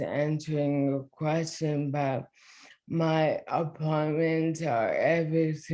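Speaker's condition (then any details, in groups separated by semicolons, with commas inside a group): ALS; diagnosed within past year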